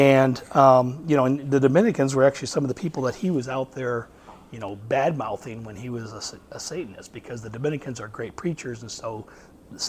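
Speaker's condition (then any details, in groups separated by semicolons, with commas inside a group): No condition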